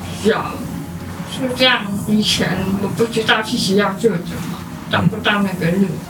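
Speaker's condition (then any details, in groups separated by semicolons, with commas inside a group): Hearing impairment; now converses with hearing people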